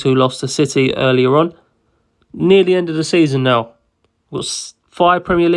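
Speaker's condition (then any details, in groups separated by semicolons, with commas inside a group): No condition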